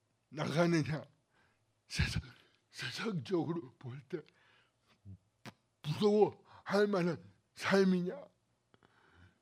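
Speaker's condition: Cerebral palsy; lifelong pain

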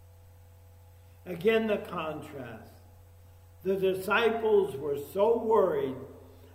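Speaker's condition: ALS; affects speaking

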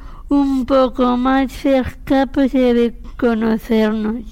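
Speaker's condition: Down syndrome; trisomy 21, genetic, extra chromosome, 47 chromosomes instead of 46, from birth

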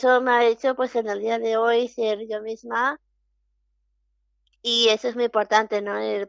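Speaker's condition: Down syndrome; interviewed by telephone

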